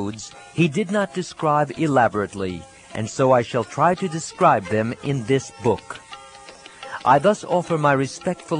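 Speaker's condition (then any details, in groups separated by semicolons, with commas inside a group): No condition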